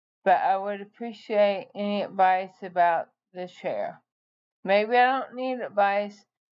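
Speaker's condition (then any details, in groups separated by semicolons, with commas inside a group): ALS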